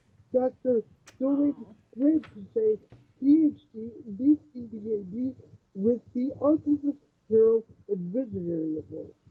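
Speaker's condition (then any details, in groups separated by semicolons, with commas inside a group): Cerebral palsy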